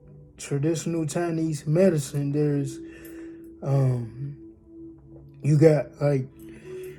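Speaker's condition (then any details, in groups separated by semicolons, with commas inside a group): Cerebral palsy; from birth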